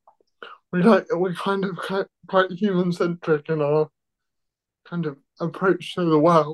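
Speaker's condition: Cerebral palsy

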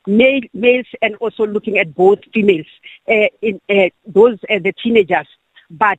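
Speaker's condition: No condition

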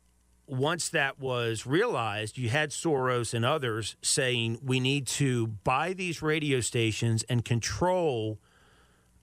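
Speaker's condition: No condition

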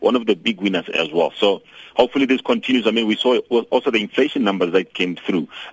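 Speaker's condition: No condition

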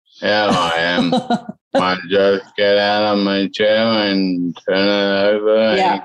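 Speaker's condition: Cerebellar ataxia; speech affected, sometimes tricky, described own speech as very short, some people avoid talking to him

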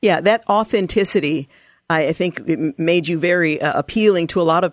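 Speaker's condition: No condition

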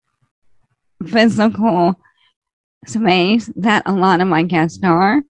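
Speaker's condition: ALS, slow progressing

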